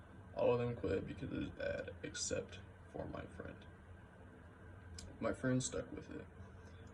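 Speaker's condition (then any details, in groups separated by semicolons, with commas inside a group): No condition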